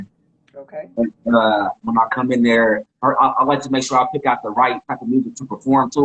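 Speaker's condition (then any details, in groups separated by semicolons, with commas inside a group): No condition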